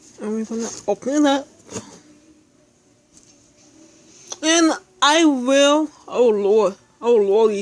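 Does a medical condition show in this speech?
Yes: speech impairment.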